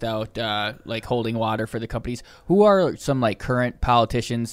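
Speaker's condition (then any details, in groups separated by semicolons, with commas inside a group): No condition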